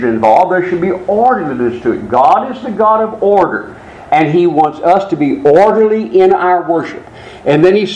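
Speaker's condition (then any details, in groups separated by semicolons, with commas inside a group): No condition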